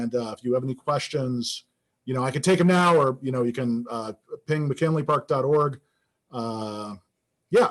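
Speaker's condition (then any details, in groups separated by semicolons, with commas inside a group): No condition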